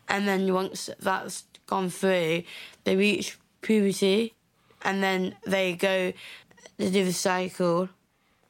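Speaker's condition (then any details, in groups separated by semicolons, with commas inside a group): Down syndrome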